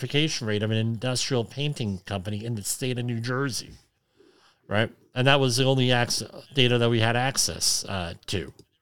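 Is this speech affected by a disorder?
Yes: cleft lip and palate; has tinnitus.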